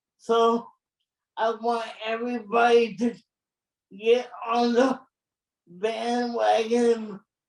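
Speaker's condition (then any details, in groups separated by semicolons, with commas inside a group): Cerebral palsy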